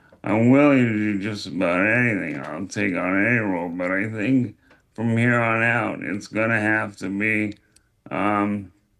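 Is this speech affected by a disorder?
Yes: ALS; could barely speak during filming, says speech still present.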